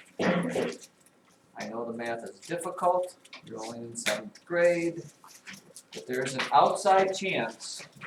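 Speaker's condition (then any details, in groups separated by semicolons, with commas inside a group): No condition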